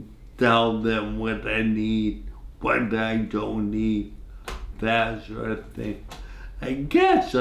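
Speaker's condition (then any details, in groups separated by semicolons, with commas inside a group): Traumatic brain injury (pontine cavernoma)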